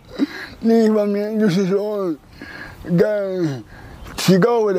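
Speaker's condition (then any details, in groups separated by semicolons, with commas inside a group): Cerebral palsy; cerebral palsy diagnosed shortly after birth, stood independently only at 5, first character at 6 with grandmother's help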